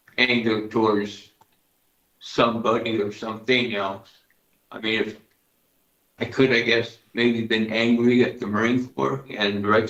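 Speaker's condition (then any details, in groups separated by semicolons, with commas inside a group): Parkinson's disease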